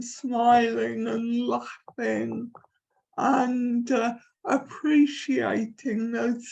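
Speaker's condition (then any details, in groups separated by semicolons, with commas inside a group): Cerebral palsy; from birth, affects limbs and neck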